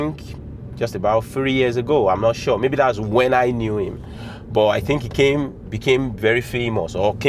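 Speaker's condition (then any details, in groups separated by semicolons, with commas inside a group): No condition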